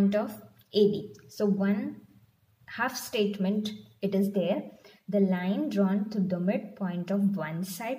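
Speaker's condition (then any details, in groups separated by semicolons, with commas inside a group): No condition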